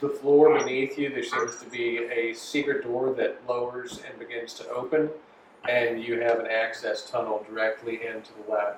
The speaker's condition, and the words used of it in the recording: No condition.